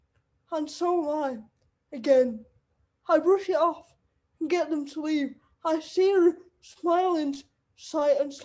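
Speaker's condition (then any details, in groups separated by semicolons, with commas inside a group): Cerebral palsy; wheelchair user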